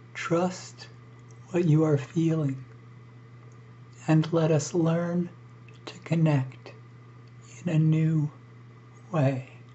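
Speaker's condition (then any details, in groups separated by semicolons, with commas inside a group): ALS; breathing increasingly difficult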